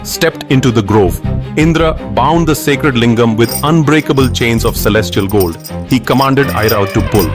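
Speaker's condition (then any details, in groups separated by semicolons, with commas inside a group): No condition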